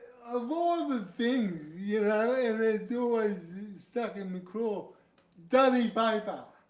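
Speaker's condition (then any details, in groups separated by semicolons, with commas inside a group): Cerebral palsy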